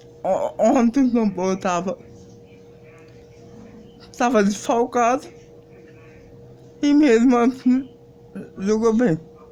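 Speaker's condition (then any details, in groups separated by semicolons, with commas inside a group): Cerebral palsy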